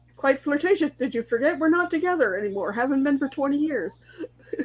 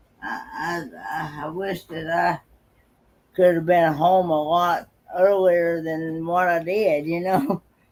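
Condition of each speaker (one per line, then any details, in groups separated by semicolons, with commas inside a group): No condition
Cerebral palsy; malformed internal organs; recovering from recent surgery, liquid diet; voice recovering, sore throat after intubation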